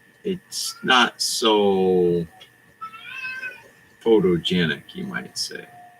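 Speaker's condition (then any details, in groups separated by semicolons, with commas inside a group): No condition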